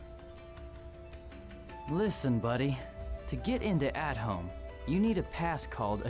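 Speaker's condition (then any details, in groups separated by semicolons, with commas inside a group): No condition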